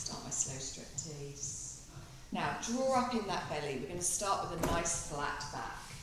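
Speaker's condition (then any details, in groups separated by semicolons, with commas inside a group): No condition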